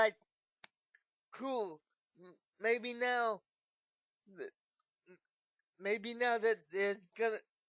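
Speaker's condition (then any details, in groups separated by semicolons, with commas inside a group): Cerebral palsy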